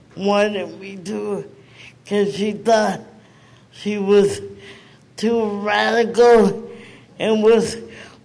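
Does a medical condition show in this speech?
Yes: cerebral palsy; never received needed therapy.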